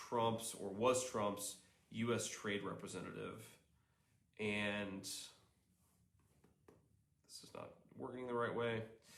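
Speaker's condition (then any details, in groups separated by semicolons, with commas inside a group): No condition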